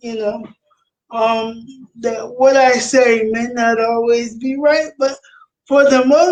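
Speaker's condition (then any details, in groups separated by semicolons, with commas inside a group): Cerebral palsy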